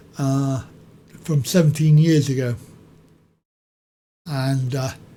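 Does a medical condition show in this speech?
Yes: cerebral palsy.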